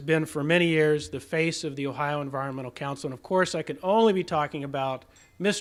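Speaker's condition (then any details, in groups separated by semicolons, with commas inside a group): No condition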